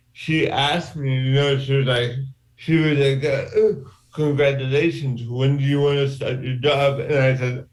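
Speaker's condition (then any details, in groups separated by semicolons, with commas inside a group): Cerebral palsy; from birth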